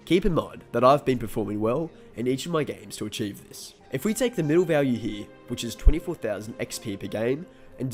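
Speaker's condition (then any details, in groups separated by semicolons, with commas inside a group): No condition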